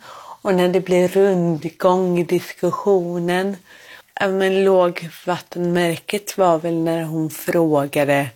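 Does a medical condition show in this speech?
Yes: cerebral palsy; cerebral palsy from birth asphyxia, cord around neck, born without heartbeat, harder to move, balance difficulty.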